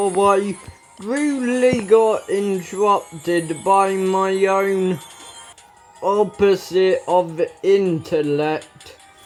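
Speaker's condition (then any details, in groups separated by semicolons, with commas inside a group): Ataxia; speech recently worse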